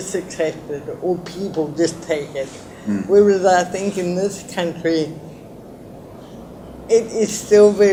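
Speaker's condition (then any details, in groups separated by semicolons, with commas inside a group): Cerebral palsy; lifelong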